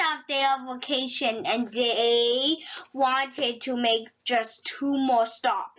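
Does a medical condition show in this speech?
No.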